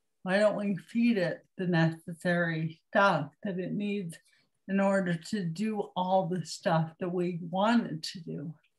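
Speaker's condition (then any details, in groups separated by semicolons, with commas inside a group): Cerebral palsy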